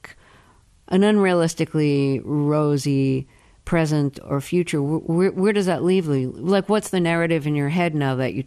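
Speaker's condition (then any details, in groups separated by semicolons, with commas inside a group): No condition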